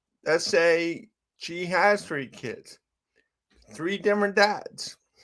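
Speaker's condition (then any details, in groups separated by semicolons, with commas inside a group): Cerebral palsy; from birth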